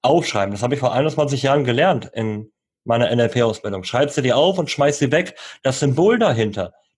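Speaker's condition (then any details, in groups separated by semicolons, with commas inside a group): Cleft lip and palate, cleft lip, jaw and palate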